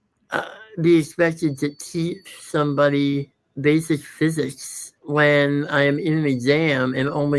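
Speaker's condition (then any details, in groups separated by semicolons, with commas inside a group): Muscular dystrophy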